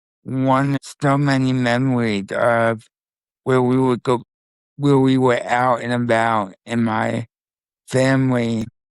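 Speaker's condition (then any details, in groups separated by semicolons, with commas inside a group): Spastic quadriplegic cerebral palsy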